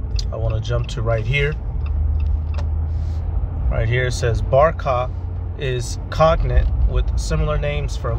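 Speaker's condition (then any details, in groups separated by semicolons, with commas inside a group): No condition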